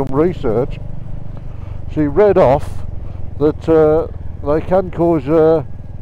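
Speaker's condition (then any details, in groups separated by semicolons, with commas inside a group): No condition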